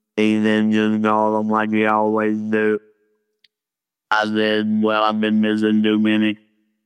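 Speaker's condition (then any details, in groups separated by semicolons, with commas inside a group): Laryngectomy, total laryngectomy with electrolarynx; no current signs of cancer, speaks with handheld electric wand (electrolarynx) at throat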